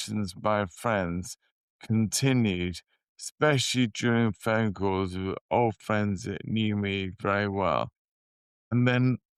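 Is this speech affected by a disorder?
Yes: motor neurone disease.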